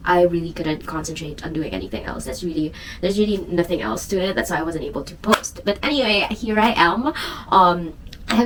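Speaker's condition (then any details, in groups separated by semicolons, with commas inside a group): No condition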